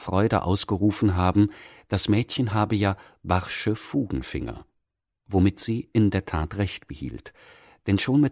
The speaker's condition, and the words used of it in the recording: No condition.